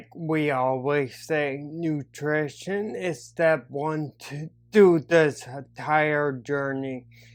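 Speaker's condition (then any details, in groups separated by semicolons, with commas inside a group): Neurological disability (takes dalfampridine)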